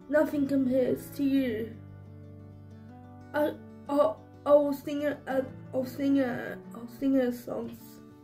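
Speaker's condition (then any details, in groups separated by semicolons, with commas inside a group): Cerebral palsy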